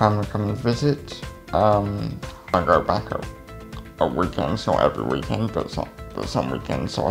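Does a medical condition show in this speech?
Yes: cerebral palsy.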